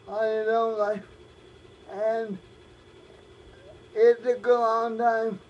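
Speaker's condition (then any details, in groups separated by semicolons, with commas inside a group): Cerebral palsy, spastic, mild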